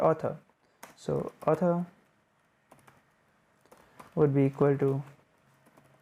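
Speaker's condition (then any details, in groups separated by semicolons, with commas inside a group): No condition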